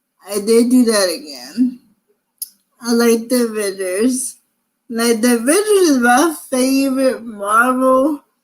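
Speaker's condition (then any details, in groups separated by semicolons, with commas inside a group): Cerebral palsy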